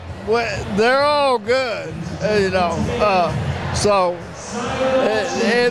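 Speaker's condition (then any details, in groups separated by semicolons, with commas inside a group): ALS; ALS (Lou Gehrig's disease), diagnosed earlier this year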